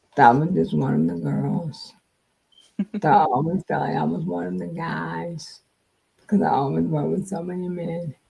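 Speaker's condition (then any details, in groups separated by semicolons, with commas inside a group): Multiple sclerosis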